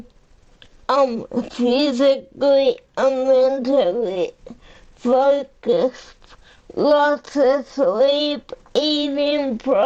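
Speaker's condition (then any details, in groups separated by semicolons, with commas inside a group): Cerebral palsy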